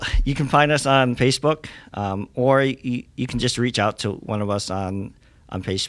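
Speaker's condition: Cleft lip and palate; congenital

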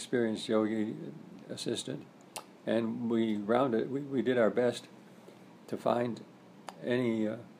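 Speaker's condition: Parkinson's disease; stiff right arm

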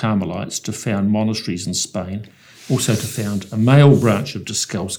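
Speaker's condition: No condition

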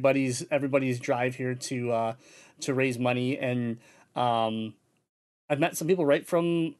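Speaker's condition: Cleft palate; congenital cleft palate, childhood surgeries at children's hospital

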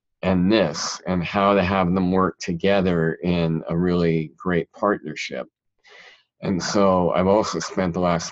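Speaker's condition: Cleft palate; talked funny as a child

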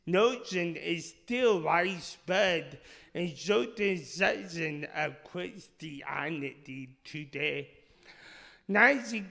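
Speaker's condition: Speech impediment; initially misdiagnosed

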